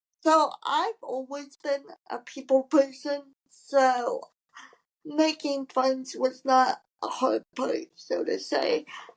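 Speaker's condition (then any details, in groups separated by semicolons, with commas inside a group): Cerebral palsy; from birth, wheelchair user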